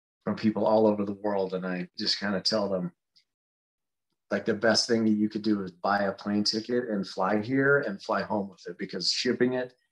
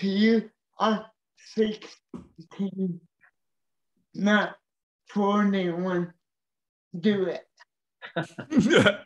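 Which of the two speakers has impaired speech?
The second: cerebral palsy; wheelchair user; severe.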